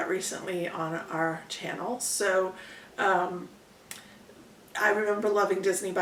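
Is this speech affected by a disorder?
No.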